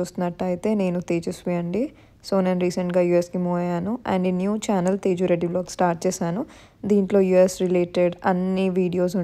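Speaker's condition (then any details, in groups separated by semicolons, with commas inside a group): No condition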